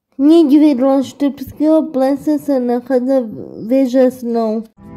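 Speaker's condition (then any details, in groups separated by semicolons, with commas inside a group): Cerebral palsy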